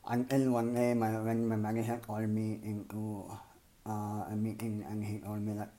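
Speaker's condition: Cleft palate and lip; hole in upper jaw

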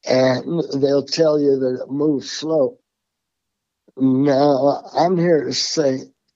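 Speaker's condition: Parkinson's; tremors since youth, progressively worse, repeated complete breathing stoppage, unable to make sound then, emergency steroids; psilocybin 1 gram every 5 hours controls tremors, helps breathing, still has breathing problems, uses cannabis; formerly voice tremor, hard to understand, lost track after 2-3 sentences, now talks at length

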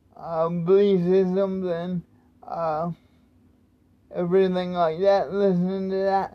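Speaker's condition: Cerebral palsy; speech not affected by disability

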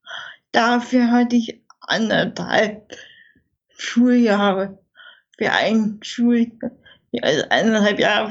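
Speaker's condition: Infantile cerebral palsy, spastic; involuntary twitches

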